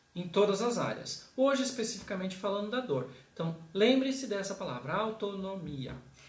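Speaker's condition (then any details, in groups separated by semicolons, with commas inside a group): No condition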